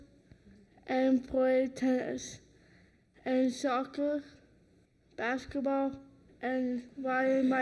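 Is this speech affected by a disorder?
Yes: cerebral palsy; speech affected a little, swallowing difficulty predicted at birth.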